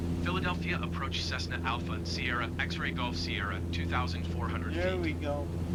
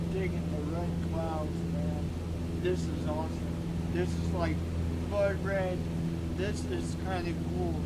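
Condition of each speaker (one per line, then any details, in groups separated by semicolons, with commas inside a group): No condition
Cerebral palsy; only one hand usable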